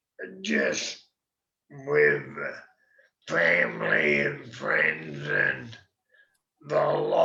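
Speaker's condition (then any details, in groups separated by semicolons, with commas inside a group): MND; slower progressing form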